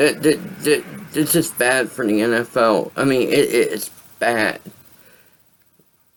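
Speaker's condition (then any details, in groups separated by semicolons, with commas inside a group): Cerebral palsy; voice sound affected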